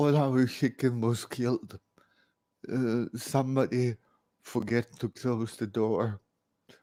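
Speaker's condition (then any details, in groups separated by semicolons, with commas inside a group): Cerebral palsy; atypical speech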